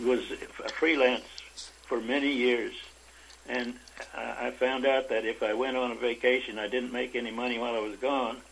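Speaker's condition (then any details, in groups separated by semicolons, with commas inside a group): Parkinson's disease; about 25 years since onset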